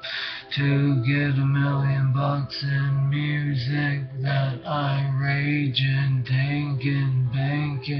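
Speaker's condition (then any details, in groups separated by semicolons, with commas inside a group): Brain injury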